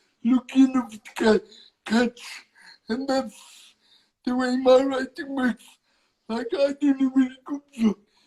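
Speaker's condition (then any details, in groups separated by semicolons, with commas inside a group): Cerebral palsy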